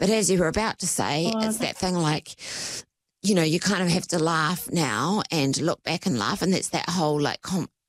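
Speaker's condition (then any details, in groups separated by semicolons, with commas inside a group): Voice disorder; voice audibly affected at time of recording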